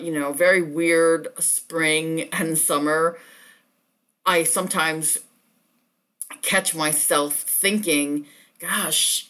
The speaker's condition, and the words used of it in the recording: Stuttering. I'm very aware of more blocking, which is really not my typical manifestation of stuttering.